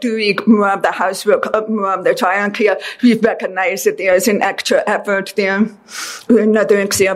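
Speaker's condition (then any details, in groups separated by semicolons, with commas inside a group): Deafness; deaf since childhood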